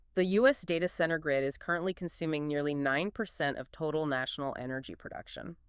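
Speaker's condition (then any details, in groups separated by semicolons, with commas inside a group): No condition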